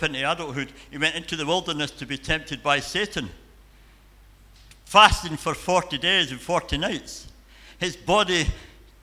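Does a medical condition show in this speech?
Yes: cleft palate and cleft lip.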